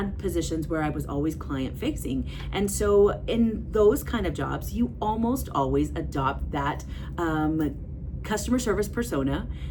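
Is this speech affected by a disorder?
No.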